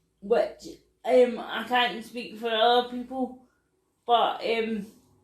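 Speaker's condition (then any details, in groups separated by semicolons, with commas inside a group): Cerebral palsy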